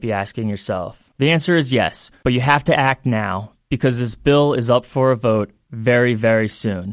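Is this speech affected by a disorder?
No.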